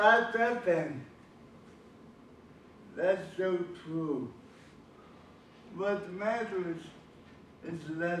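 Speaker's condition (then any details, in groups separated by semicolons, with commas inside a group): Cerebral palsy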